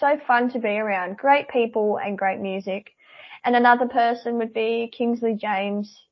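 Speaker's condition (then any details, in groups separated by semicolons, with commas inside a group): Cleft palate; congenital cleft palate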